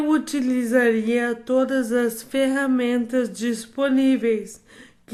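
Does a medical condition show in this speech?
Yes: amyotrophic lateral sclerosis.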